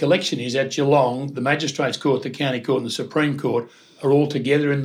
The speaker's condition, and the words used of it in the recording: No condition.